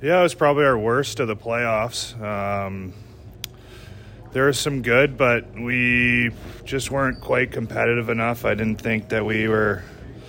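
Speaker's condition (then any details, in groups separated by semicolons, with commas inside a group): No condition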